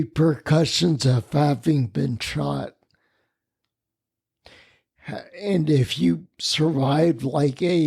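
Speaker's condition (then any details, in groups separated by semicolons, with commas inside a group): Spinocerebellar ataxia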